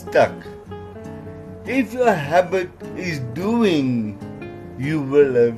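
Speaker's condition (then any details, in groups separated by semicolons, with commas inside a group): Cerebral palsy; legs affected, doubted legs could last 6 continuous hours, cycled 6-7 hours daily for 7 months; some words unclear, certain letters flat, trouble formulating words, worse when mouth tires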